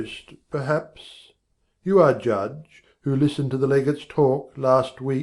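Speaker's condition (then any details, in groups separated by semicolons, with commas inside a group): No condition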